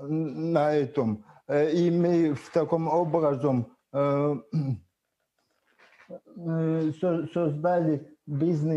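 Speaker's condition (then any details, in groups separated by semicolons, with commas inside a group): Cerebral palsy; from birth, wheelchair, spasticity; initially unintelligible speech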